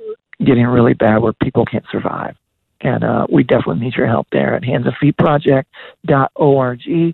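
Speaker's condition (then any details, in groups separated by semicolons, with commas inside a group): Voice disorder; progressive voice disorder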